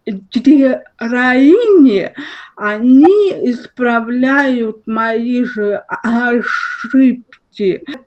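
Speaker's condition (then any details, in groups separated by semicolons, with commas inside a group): Cerebral palsy, spastic diplegia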